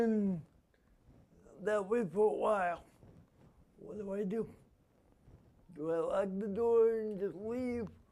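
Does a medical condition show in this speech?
Yes: spastic quadriplegia.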